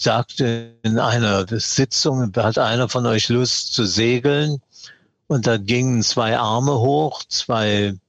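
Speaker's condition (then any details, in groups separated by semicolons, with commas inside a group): Parkinson's disease; mild course, ongoing tremor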